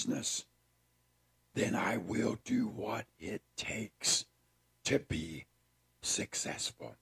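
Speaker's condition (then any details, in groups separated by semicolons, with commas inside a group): Throat cancer; tracheostomy tube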